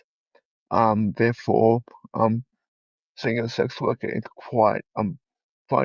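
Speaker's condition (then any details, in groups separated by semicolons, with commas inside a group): Cerebral palsy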